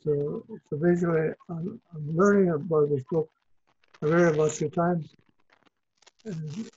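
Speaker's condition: Parkinson's disease; Parkinson's known 14 years

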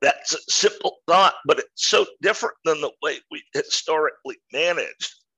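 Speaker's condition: Spasmodic dysphonia; throat muscles spasm

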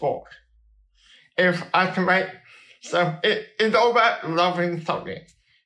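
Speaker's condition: Cerebral palsy

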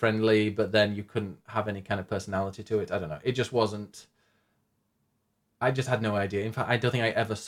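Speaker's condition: No condition

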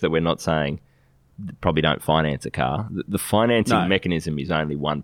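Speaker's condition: No condition

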